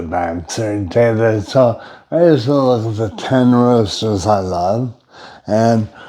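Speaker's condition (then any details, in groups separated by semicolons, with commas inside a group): Brain injury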